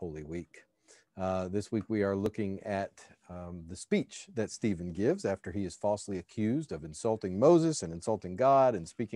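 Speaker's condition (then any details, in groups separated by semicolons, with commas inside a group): No condition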